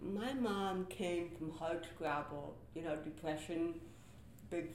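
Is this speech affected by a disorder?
Yes: cerebral palsy; athetoid type, born 3 months premature after mother's fall, diagnosed at 18 months at UCLA; visible involuntary athetoid movement.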